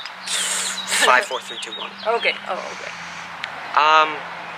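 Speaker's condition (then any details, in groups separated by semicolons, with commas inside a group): No condition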